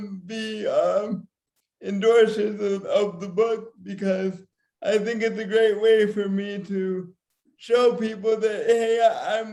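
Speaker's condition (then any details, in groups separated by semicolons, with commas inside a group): Severe cerebral palsy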